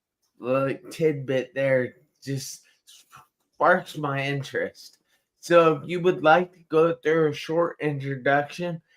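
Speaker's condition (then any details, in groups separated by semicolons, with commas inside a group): Traumatic brain injury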